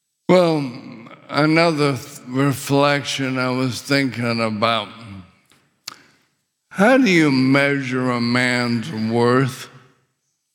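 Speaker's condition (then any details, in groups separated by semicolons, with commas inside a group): ALS; choked seriously on saliva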